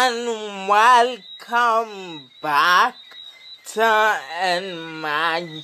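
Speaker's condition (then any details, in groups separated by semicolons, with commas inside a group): Speech impediment; no speech therapy yet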